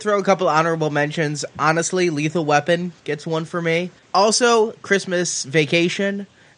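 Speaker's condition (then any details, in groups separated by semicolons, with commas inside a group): No condition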